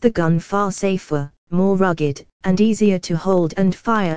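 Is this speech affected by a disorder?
No.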